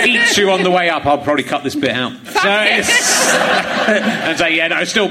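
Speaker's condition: No condition

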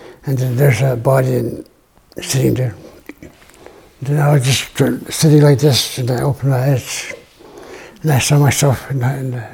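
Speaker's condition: Parkinson's; failing health

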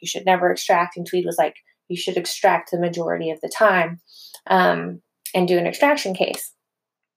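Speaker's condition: No condition

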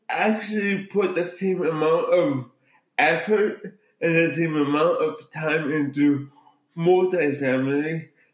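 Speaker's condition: Cerebral palsy

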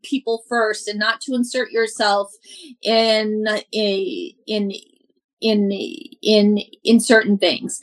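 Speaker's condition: Stuttering; stuttering since childhood, attended National Stuttering Association conferences at 18 and 35; stuttering stand-up comic, performing since age 36; stutters on own name, sound and syllable repetitions, whole-word repetitions, frequent um fillers; repeated words, prolonged sounds

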